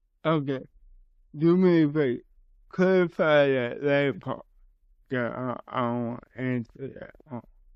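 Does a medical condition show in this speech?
Yes: cerebral palsy; from birth.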